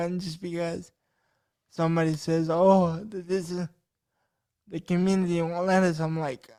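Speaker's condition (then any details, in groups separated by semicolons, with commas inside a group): Cerebral palsy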